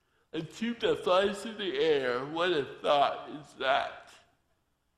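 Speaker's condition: Torsion dystonia; mild fibular cerebral palsy from birth, hand tremor found at age 5, rare torsion dystonia; vocal cords twist with torso, voice cannot be controlled, altered speech

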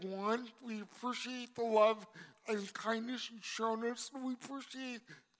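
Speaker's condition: Cerebral palsy; congenital

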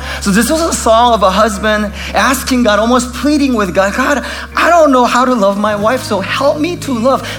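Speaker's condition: No condition

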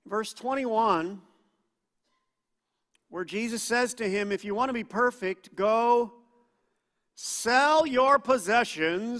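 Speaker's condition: No condition

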